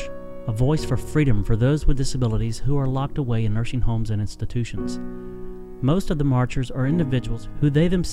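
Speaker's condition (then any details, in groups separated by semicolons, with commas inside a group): No condition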